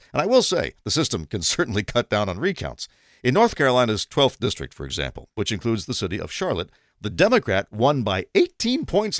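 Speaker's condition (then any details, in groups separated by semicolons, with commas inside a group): No condition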